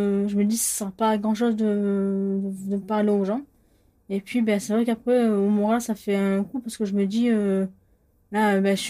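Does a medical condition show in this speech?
Yes: cluttering and stuttering; stuttering since about age 12-13, cluttering identified later during therapy; in speech therapy, cluttering more bothersome than stuttering; rapid cluttered speech, extra, cut or forgotten words, often asked to repeat, hard to understand; here repeated sounds.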